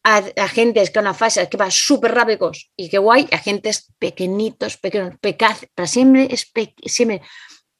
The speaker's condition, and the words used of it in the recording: Aphasia. Yo la gente, digo, soy como turistas, pero aquí, ¿vale?